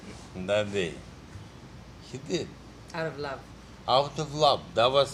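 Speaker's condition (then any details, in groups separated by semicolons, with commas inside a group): Multiple sclerosis; diagnosed at age 17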